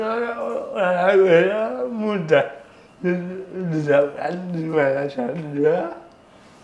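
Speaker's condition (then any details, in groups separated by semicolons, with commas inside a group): Cerebral palsy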